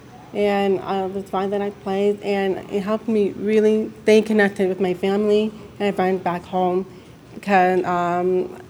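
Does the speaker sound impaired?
Yes: deafness; signs with family.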